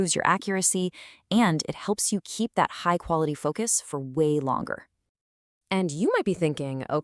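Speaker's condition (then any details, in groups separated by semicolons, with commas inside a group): No condition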